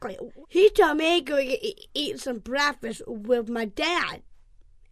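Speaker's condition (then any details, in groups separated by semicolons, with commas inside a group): Down syndrome; diagnosis confirmed about 2 weeks after birth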